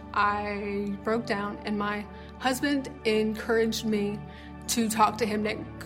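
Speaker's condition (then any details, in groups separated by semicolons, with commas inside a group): Stuttering; stutter since childhood; stutter audible in recorded video testimony; public speaking extremely hard, takes longer to talk, needs extra time and patience; prolonged sounds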